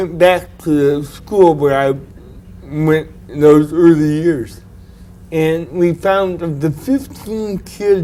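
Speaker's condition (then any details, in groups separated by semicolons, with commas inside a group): Cerebral palsy; predicted early to never speak well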